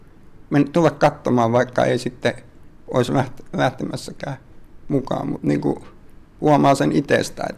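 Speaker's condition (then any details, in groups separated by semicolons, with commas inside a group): Duchenne muscular dystrophy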